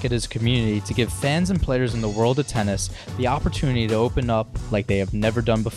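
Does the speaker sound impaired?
No.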